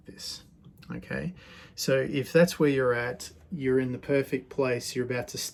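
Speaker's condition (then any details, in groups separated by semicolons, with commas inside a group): No condition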